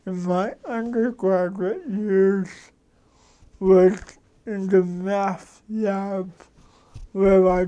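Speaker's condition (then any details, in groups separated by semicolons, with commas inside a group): Cerebral palsy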